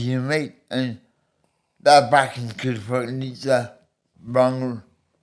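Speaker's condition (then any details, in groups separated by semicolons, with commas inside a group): Medication-induced speech impediment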